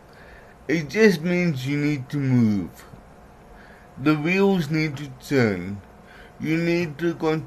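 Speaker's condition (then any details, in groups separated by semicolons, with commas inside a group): Cerebral palsy; from birth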